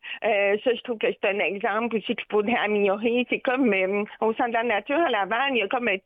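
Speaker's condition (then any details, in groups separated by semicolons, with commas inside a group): Deafness with cochlear implant; familial deafness; hard of hearing with implant, hears nothing without implant; phone hard to understand, especially deep male voices, fast or quiet speakers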